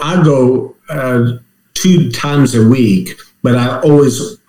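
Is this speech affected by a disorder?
Yes: aphasia; left-brain stroke during AFib ablation, brief right-sided weakness, church speech coach from first week; aphasia group of about 15, speech therapy, aphasia center, talks better than some, preaching again; reading, writing on waking, reading returned first, speaking slower, long couldn't say therapy.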